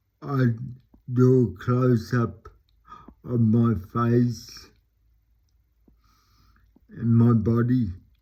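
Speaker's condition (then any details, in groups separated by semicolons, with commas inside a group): Cerebral palsy; talks slowly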